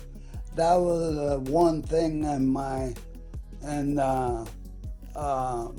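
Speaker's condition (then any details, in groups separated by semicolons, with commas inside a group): ALS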